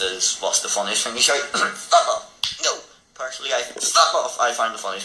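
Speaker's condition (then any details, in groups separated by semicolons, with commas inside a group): Tourette's; serious tics; frequent shouted swearing and interjections interrupting speech throughout clip; shouts swear words, shouts remarks at women, regardless of company, even 90-year-olds, not during sleep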